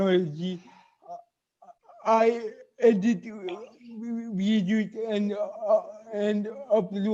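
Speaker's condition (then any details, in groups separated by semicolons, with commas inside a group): Cerebral palsy; from birth, affects walking; cannot speak normally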